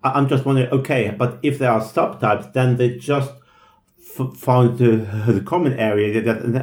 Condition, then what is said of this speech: Stuttering. Well, I think I was quite happy because often at stuttering conferences, I'm stuttering severely.